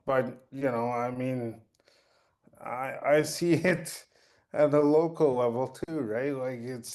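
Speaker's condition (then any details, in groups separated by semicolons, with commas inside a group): Cerebral palsy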